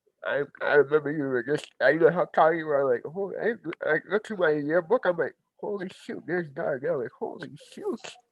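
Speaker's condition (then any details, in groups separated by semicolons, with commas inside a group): Cerebral palsy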